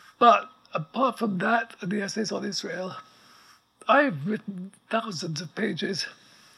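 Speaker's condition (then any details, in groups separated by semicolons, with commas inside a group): ALS; progressive neuromuscular illness, paralyzed from neck down, effectively quadriplegic; breathes with respirator apparatus, diagnosed about two years earlier, writes through dictation; voice still working perfectly well, breathing apparatus audible in background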